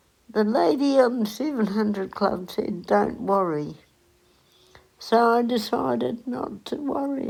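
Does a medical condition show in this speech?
Yes: cerebral palsy; onset at 8 days old.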